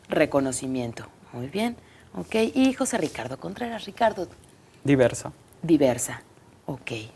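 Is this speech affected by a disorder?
No.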